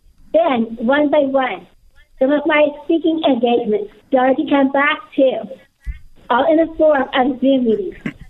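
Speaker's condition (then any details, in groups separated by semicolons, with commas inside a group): Down syndrome; testified in Pennsylvania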